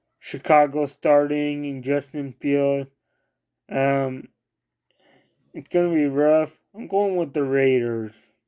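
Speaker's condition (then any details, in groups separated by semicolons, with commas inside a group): Cerebral palsy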